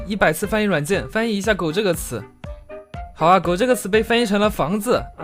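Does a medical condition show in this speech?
No.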